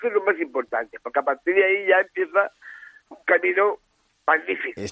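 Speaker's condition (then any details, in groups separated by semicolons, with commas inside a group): Down syndrome; trisomy 21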